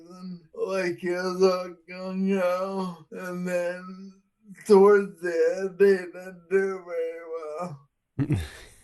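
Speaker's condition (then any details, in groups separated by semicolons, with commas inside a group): Friedreich's ataxia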